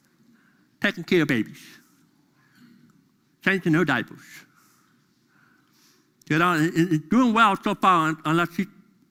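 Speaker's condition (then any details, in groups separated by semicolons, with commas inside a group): Deafness; deaf during school years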